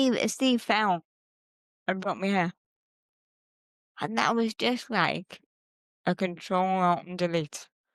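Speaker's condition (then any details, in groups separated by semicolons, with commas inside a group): Cerebral palsy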